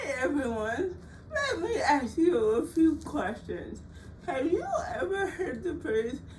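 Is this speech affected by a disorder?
Yes: cerebral palsy; frequent speech therapy.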